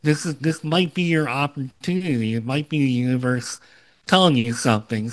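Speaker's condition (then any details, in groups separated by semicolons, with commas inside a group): Cleft lip and palate, Opitz G/BBB syndrome; congenital cleft lip and palate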